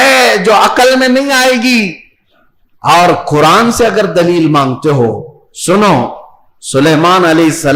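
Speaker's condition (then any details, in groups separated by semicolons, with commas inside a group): No condition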